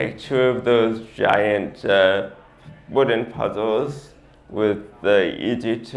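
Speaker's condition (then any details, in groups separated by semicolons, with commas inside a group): Mild ataxic cerebral palsy; ataxic form, from birth, caused by oxygen deprivation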